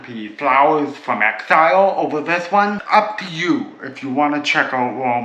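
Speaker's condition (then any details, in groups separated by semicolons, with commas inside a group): Cerebral palsy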